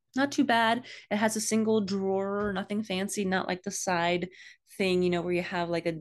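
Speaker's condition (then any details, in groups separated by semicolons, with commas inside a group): No condition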